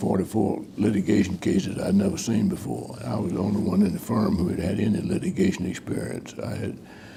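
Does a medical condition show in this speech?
Yes: Parkinson's disease.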